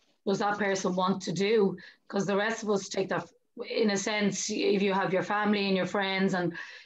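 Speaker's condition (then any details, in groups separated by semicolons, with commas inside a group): No condition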